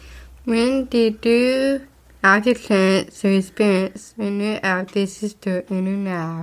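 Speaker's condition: Down syndrome; diagnosed shortly after birth

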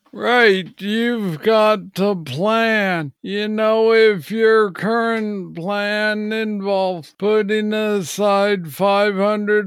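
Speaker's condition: Parkinson's disease, young onset; on several medications

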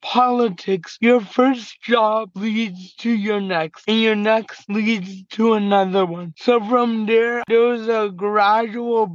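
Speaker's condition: Cerebral palsy, mild

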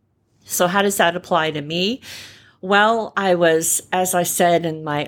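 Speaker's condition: Repaired cleft palate, cleft palate without cleft lip; congenital cleft, roof of mouth only, single repair by plastic surgeon at about 9 months; uses voice for radio hosting, singing and public speaking

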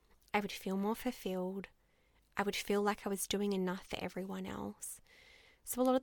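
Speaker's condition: No condition

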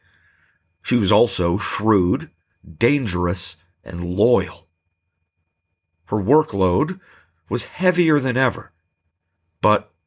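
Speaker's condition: No condition

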